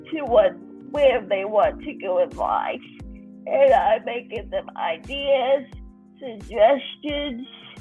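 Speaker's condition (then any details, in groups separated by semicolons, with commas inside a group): Cerebral palsy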